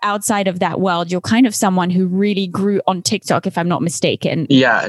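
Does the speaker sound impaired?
No.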